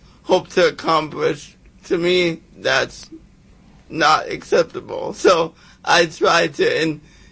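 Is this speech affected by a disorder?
Yes: cerebral palsy; congenital, physical disability, hand visibly affected, unable to play mainstream sports as child, attended Viscardi School; sought better speaking for play-by-play, attended Toastmasters, hired speaking coach.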